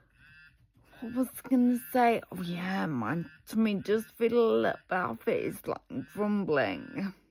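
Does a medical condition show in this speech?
Yes: multiple sclerosis.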